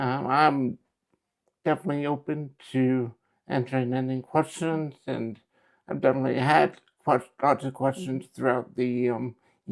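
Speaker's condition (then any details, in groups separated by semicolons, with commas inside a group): Cerebral palsy; affects speech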